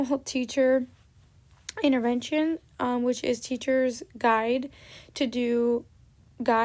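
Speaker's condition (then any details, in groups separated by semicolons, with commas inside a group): No condition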